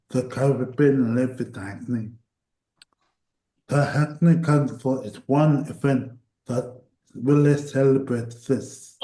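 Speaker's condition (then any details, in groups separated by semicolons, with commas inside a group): Cerebral palsy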